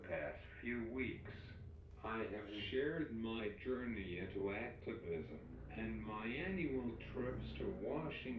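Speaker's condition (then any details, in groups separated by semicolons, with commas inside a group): Cerebral palsy; uses wheelchair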